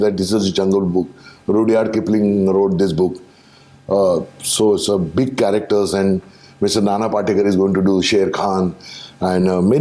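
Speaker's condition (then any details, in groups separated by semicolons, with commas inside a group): No condition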